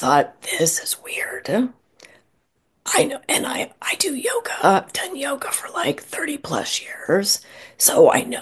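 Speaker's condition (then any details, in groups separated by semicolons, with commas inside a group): Spasmodic dysphonia; Jim Bostock's Vocal Freedom Program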